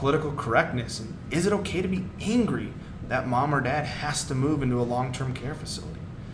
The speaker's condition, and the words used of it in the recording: No condition.